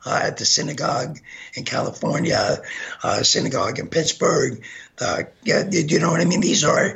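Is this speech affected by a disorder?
Yes: gunshot injury to voice box; hit spine.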